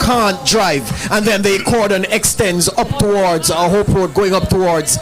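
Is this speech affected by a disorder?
No.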